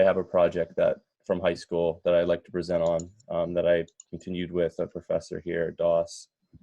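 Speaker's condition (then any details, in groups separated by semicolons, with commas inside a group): No condition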